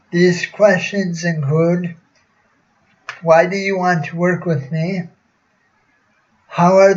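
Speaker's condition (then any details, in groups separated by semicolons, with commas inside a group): Cerebral palsy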